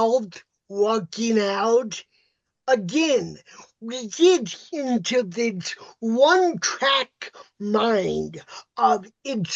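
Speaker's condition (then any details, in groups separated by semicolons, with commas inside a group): Cerebral palsy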